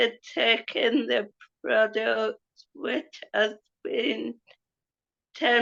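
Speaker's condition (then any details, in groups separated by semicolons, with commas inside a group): Cerebral palsy; stammered, breath after few words, heavy breathing, slow, now quicker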